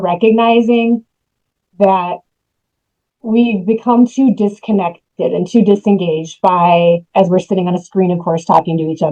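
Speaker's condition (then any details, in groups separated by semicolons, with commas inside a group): No condition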